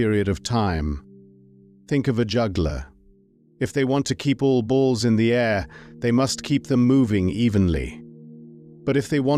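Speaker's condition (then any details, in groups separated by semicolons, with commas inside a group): No condition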